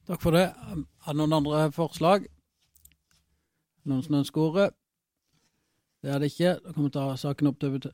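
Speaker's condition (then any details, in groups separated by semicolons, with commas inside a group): No condition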